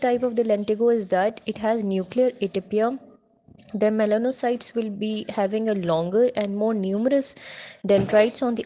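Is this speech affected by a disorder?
No.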